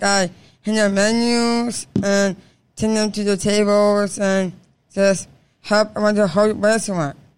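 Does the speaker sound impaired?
Yes: Down syndrome; congenital, present from birth, age 24.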